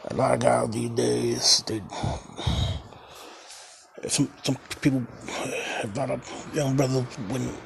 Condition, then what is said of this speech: Stuttering. Everybody know I can't talk. I stutter, but I'm keep on saying what I gotta say